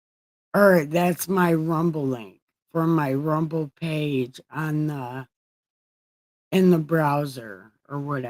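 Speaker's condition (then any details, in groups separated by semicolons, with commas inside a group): Brain injury; brain surgery; after brain surgery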